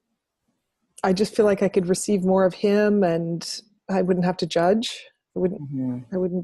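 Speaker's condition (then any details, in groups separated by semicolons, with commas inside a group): No condition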